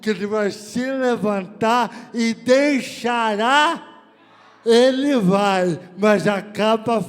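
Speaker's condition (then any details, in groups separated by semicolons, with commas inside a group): Cerebral palsy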